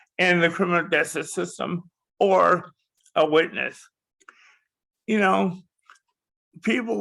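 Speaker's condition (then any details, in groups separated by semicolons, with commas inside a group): Cerebral palsy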